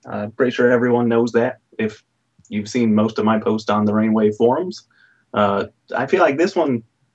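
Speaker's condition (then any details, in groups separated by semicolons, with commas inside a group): No condition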